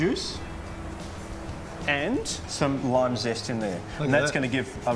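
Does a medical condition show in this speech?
No.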